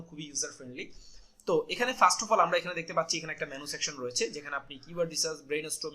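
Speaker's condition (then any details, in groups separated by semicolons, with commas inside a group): No condition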